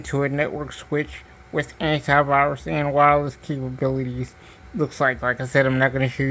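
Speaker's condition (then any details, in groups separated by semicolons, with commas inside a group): Cerebral palsy; diplegia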